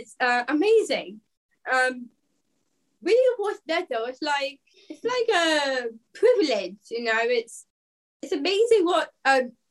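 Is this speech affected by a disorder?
Yes: Down syndrome; extra chromosome, 17 years old.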